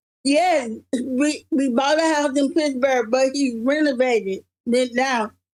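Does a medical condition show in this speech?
Yes: cerebral palsy; present from birth.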